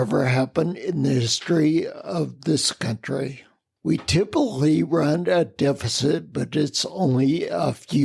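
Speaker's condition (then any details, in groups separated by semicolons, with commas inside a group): Spinocerebellar ataxia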